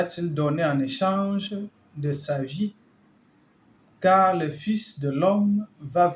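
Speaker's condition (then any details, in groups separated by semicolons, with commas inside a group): No condition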